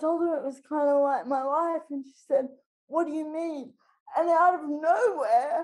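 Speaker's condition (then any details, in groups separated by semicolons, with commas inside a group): Spastic quadriplegic cerebral palsy; requires support with every aspect of daily life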